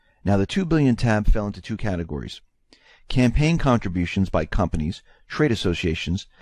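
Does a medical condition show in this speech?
No.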